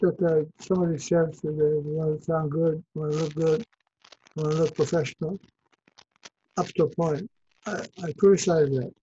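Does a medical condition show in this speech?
Yes: Parkinson's disease; Parkinson's known 14 years, believed environmental, naturopath blood tests high in lead and pesticides; not shaking during recording, own system stops shaking most of the time.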